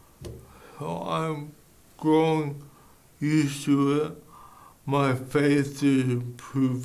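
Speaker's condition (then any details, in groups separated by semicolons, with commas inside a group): ALS; recently diagnosed, symptoms over a year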